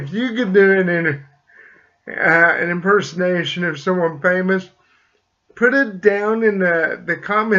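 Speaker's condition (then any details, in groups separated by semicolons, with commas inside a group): Cerebral palsy; slight speech impediment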